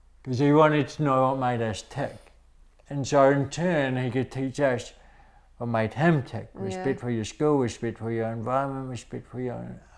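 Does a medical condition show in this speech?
Yes: cerebral palsy; speech noticeably affected.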